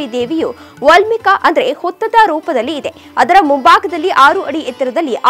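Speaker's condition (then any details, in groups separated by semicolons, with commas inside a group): No condition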